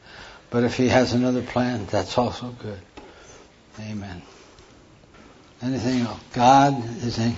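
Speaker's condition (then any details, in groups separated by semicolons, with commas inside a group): Parkinson's; hand tremor during talk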